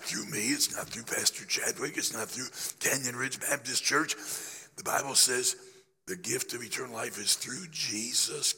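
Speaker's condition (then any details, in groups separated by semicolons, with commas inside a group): Laryngeal cancer after radiation; still affected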